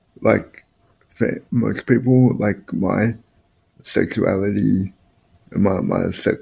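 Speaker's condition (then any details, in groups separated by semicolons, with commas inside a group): Spastic quadriplegic cerebral palsy; no intellectual component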